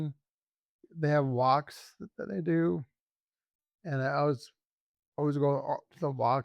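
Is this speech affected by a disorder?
Yes: ALS.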